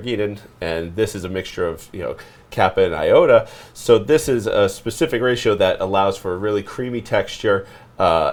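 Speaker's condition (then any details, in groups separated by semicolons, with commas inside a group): No condition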